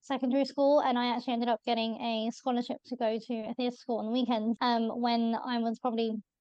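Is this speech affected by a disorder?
Yes: bilateral cleft lip and palate; congenital, around 23 operations, bone graft, jaw realignment at 18-19, Great Ormond Street, 6 grommet operations; adult, no operations since 25, hearing issue, speech and language therapy years ago; possibly needs more pitch or volume to be heard, voice called weird in childhood.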